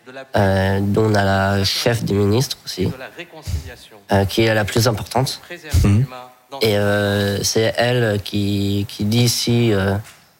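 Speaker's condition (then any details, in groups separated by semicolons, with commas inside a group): Trisomy 21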